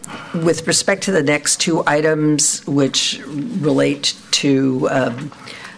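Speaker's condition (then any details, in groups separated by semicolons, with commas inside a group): No condition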